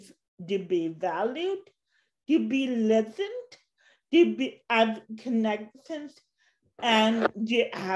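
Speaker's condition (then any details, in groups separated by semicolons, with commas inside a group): Cerebral palsy; since birth, walks with walker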